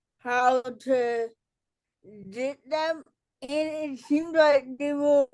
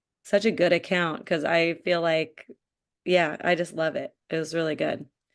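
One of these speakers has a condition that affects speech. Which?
The first: cerebral palsy; childhood speech delay.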